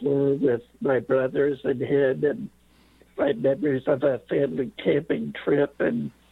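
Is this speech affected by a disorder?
Yes: late-onset Pompe disease; onset age 5-6, misdiagnosed as muscular dystrophy at 23 for 26 years.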